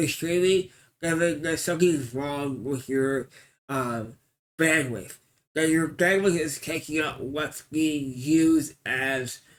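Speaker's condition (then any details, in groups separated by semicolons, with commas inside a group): Cerebral palsy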